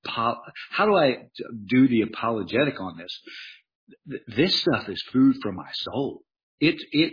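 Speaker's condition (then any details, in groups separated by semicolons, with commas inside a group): Stuttering; says not quick enough to answer questions on the spot; repeated sounds, repeated words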